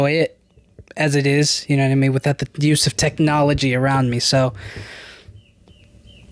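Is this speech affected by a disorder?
No.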